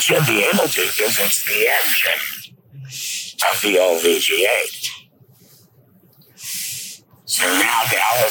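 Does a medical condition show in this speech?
Yes: laryngectomy; no vocal cords.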